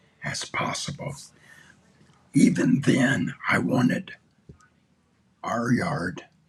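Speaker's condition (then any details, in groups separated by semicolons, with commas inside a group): Throat cancer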